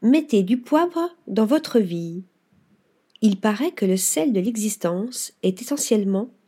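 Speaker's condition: No condition

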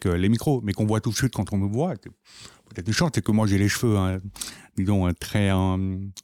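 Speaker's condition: Profound deafness from birth, congenital

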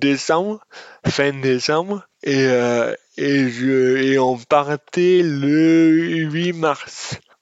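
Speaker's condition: Dystonia; congenital

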